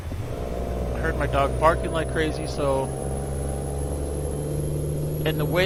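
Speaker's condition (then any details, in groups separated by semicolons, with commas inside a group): No condition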